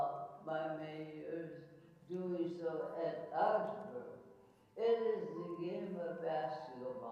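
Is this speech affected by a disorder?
Yes: ALS; speech and swallowing changes present.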